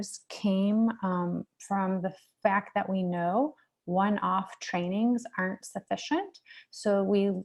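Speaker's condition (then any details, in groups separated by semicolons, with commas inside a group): No condition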